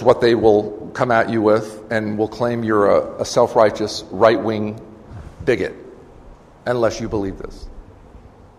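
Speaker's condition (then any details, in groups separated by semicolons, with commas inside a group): No condition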